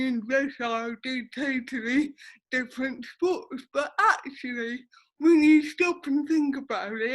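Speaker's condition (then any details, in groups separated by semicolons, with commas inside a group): Cerebral palsy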